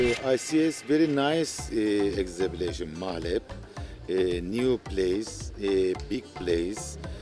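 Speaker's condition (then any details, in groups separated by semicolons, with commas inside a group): No condition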